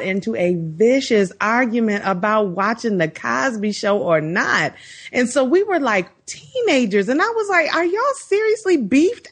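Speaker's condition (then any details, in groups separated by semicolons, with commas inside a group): No condition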